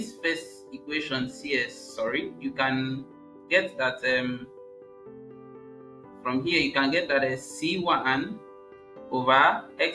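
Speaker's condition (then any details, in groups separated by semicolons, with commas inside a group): No condition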